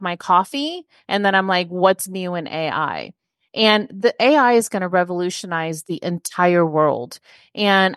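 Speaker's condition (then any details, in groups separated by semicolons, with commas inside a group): No condition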